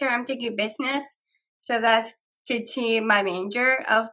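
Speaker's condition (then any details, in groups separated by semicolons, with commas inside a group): Down syndrome; three copies of 21st chromosome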